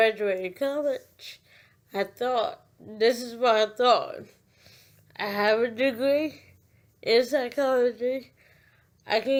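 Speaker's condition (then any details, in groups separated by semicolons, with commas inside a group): Cerebral palsy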